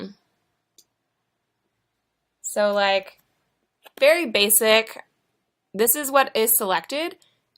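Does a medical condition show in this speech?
No.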